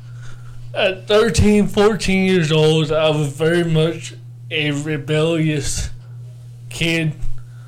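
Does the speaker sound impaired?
Yes: cerebral palsy; audible speech impediment, speech only affected function.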